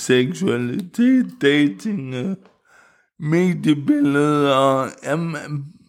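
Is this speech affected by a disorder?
Yes: cerebral palsy; wheelchair user.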